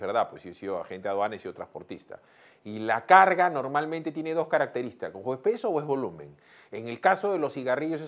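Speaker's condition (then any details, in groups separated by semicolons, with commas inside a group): No condition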